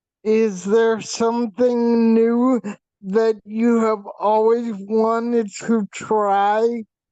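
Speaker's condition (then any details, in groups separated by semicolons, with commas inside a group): Facial paralysis from hydrocephalus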